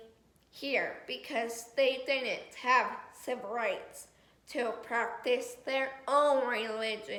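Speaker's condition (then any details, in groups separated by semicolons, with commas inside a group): Cerebral palsy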